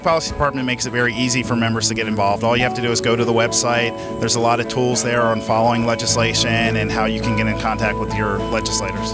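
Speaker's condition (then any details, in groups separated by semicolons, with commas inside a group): No condition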